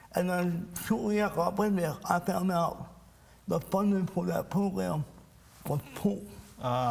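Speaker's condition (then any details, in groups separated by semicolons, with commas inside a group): Cerebral palsy; speech impairment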